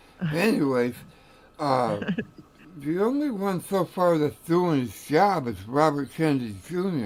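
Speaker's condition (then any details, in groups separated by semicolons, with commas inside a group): Tongue cancer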